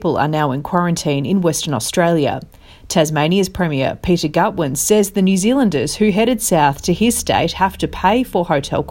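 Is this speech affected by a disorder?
No.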